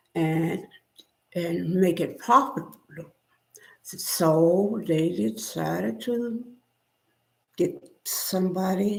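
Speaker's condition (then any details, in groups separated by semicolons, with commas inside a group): Spinal neurosarcoidosis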